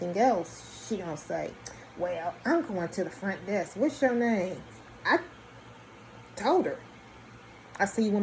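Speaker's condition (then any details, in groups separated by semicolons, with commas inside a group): No condition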